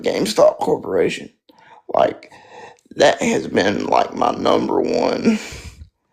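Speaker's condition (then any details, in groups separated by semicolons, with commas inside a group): Spastic quadriplegic cerebral palsy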